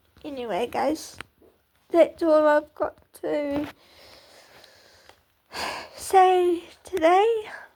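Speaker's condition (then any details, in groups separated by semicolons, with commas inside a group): Cerebral palsy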